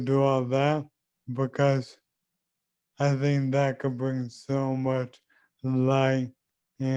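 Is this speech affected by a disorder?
Yes: ALS.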